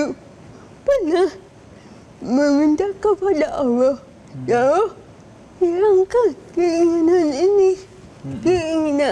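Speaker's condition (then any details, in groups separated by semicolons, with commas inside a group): Cerebral palsy; walking relatively difficult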